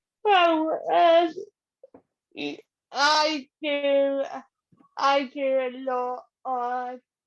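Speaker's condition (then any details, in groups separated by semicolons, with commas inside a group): Cerebral palsy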